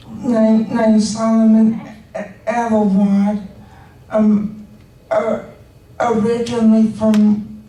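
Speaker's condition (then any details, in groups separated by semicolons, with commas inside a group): Cerebral palsy; wheelchair user; diagnosed age 2, age 28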